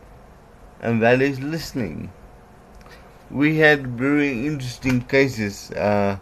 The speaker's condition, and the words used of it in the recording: Cerebral palsy. I bet many of you thought that I maybe had a drink before I do every podcast, but I don't.